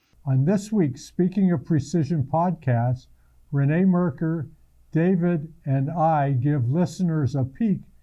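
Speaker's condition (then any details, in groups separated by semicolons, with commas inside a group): No condition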